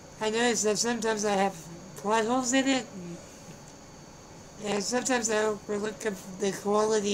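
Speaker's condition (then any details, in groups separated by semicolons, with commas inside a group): Spinal muscular atrophy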